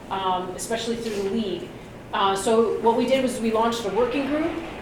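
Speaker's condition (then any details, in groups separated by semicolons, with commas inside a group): No condition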